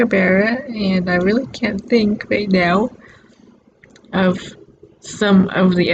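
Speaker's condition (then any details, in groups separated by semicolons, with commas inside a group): Cerebral palsy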